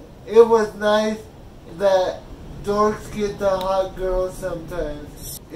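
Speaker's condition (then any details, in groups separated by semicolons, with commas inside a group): Cerebral palsy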